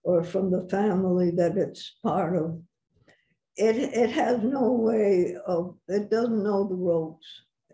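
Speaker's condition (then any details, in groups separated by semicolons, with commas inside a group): Parkinson's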